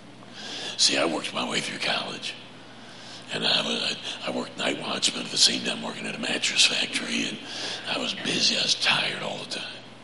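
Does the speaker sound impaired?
Yes: laryngeal cancer; PET scans.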